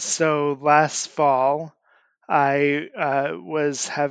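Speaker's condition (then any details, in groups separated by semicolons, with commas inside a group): Amyotrophic lateral sclerosis; onset last fall, leg bouncing at rest, muscle twitches, weakness in legs and arms, walker since falls; still able to speak, voice and message banking done for future speech loss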